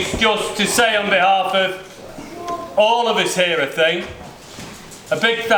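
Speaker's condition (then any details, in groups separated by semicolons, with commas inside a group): No condition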